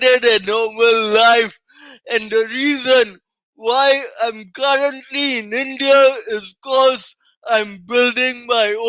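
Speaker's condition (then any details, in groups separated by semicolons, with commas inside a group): Cerebral palsy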